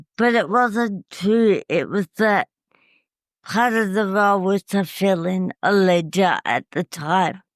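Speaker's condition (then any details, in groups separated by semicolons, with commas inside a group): Cerebral palsy; uses wheelchair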